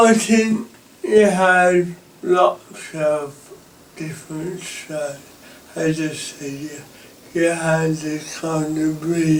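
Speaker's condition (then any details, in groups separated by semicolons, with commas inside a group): Cerebral palsy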